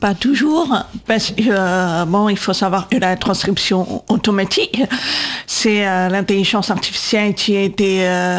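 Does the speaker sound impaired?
Yes: congenital deafness, profound, from congenital CMV; congenital cytomegalovirus, diagnosed at 18 months, severe then profound at 8, implants left 8.5, right 20-22; age 37, bilateral cochlear implants, external processor with antenna above left ear; atypical voice, speech recognition struggles to understand, 20 years speech therapy, LPC coder in class.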